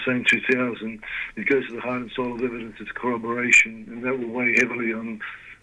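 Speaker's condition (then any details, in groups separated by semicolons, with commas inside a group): Parkinson's disease; limited capacity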